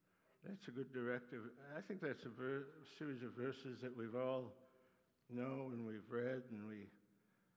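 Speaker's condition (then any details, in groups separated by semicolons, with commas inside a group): Parkinson's disease; Parkinson's attacks muscles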